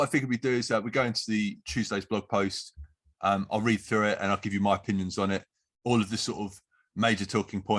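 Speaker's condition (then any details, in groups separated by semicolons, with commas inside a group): No condition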